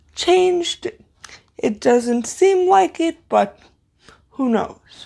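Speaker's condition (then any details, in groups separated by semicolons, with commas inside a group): Cerebral palsy; not genetic; speech impairment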